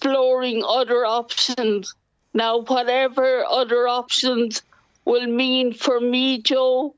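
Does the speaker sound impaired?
Yes: cerebral palsy; cerebral palsy from birth, quadriplegia, legs fixed by surgery so don't bend, dependent on two carers and hoist; confined to bed, special hoist awaiting part or replacement from HSE, head OT exploring other options.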